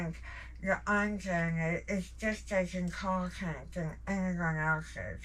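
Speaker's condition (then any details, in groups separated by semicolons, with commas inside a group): Jaw cancer surgery; tracheostomy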